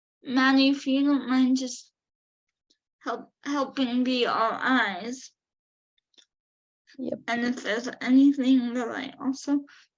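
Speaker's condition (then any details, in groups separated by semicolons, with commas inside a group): Cerebral palsy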